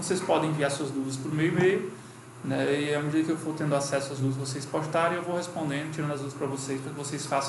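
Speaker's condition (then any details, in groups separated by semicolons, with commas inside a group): No condition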